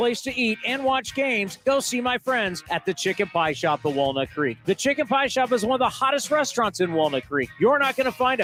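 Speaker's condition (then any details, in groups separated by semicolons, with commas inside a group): No condition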